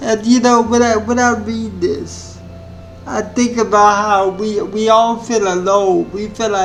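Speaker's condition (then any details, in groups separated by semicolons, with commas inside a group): Spastic cerebral palsy; spastic form, quadriplegic, hands affected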